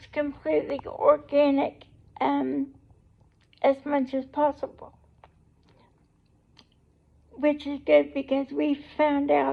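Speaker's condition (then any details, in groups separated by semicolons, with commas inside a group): Cerebral palsy; able to talk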